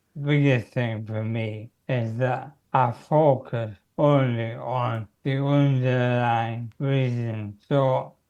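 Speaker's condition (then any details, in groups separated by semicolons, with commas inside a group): Motor neurone disease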